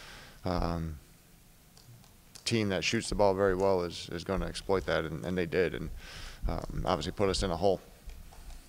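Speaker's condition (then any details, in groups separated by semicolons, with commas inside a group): No condition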